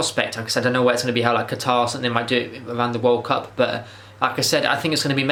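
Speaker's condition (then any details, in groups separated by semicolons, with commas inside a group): No condition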